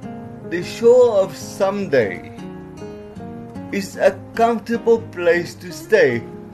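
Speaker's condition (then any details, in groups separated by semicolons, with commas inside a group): Cerebral palsy; trouble formulating words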